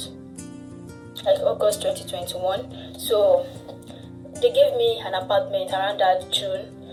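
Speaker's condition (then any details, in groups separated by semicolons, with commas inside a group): No condition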